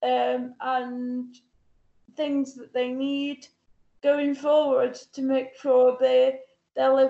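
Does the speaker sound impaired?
Yes: cerebral palsy; full-time wheelchair user.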